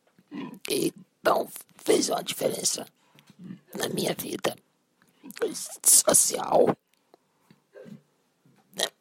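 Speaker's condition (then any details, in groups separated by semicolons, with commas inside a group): Laryngectomy; laryngeal cancer found after 2 months hoarseness, partial laryngectomy, 45 radiotherapy sessions, later total laryngectomy for stenosis; stenosis had blocked eating and breathing, eating restored through exercises, physiotherapy; esophageal voice learned through speech therapy exercises, also uses electrolarynx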